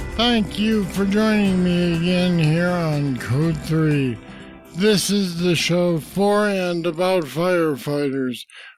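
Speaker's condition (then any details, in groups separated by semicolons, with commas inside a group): Parkinson's disease; deep brain stimulators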